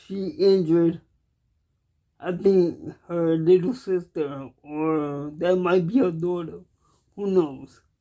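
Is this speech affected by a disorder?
Yes: cerebral palsy; cannot walk, uses wheelchair.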